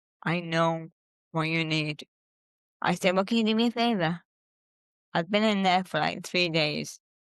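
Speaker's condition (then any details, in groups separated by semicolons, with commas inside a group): Cerebral palsy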